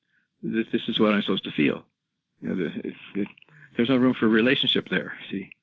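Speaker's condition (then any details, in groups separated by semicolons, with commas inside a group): Parkinson's disease; rigidity-predominant form, never had tremors, gait mainly affected, diagnosed by neurologist, confirmed by drug response; 11 years into illness, ability to walk almost gone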